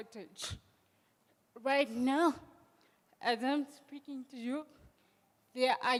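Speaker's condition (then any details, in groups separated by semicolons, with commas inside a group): Cerebral palsy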